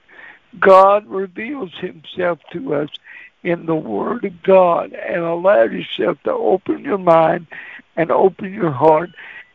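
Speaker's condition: Cerebral palsy; walks really funny, staggers when walking; can't talk plain when nervous, cerebral palsy voice

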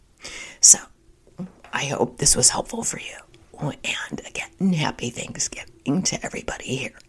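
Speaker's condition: Spasmodic dysphonia; diagnosed seven months ago

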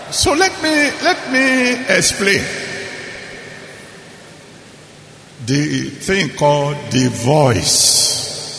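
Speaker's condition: No condition

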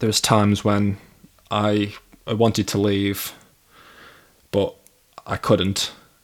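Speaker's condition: Stammer; past exposure therapy, 10-week CBT course from age 22; stammers more when nervous, pauses before answering, avoids phone use, no stammer in inner monologue; repeated words, blocks

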